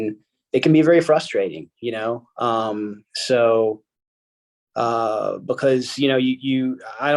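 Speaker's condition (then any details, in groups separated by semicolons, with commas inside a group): No condition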